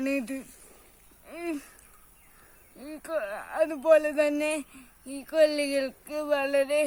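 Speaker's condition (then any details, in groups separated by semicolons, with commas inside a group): Cerebral palsy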